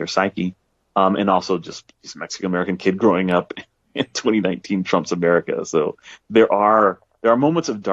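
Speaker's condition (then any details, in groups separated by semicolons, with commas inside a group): No condition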